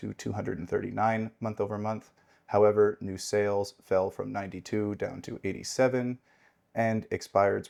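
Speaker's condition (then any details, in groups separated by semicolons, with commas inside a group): No condition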